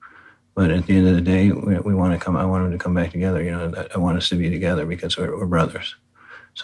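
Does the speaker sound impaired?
Yes: Parkinson's disease; right-sided weakness noticed on long group bike ride, diagnosed by neurologist, confirmed by second opinion; six years since diagnosis, new walking difficulty, needs hand support, minimal medication initially, heavy weightlifting.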